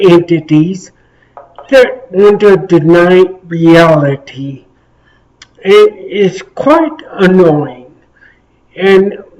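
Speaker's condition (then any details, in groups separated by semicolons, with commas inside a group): Traumatic brain injury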